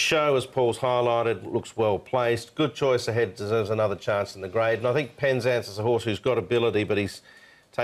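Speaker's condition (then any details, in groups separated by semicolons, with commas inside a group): No condition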